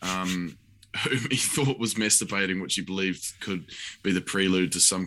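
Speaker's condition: No condition

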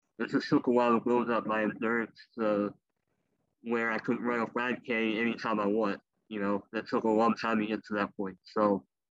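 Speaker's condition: Cleft lip and palate; elective leg amputations

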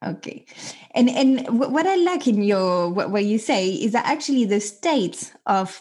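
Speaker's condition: No condition

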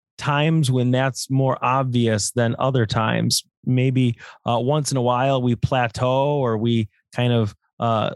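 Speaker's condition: No condition

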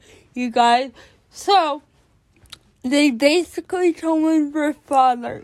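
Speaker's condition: Cerebral palsy; born addicted

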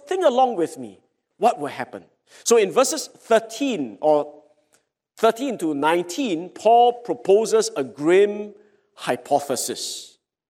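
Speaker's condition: No condition

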